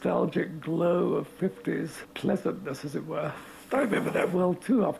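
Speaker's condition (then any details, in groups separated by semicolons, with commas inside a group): Motor neurone disease; still able to talk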